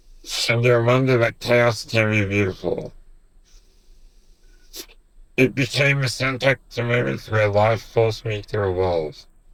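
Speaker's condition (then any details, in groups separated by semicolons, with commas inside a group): Duchenne muscular dystrophy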